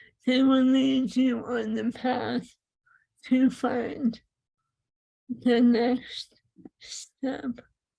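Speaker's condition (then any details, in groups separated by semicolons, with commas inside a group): ALS; swallowing lost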